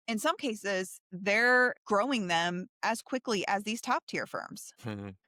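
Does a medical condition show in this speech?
No.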